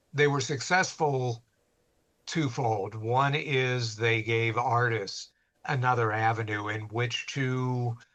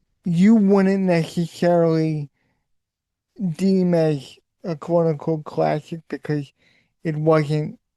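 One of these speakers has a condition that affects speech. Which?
The second: cerebral palsy; physical disability; voice sometimes sounds childlike.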